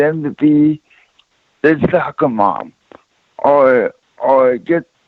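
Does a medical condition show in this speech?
Yes: cerebral palsy.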